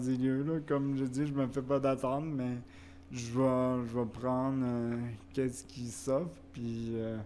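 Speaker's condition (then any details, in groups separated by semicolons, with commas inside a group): Cerebral palsy; wheelchair use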